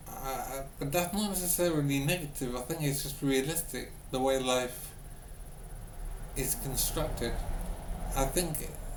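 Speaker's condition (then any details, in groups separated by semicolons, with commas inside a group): Brain injury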